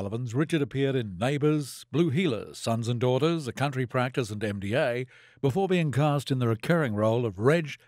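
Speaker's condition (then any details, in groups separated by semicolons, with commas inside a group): No condition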